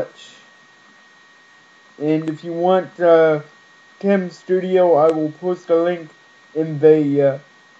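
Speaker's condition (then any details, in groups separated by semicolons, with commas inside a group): Cerebral palsy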